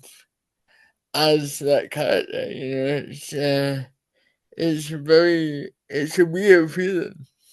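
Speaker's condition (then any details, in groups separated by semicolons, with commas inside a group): Cerebral palsy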